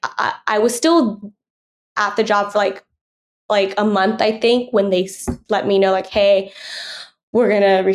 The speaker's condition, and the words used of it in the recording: Stuttering. Yeah, so I'm a person who stutters.